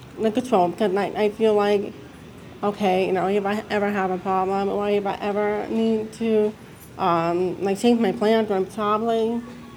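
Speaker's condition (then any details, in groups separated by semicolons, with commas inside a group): Deafness; signs with family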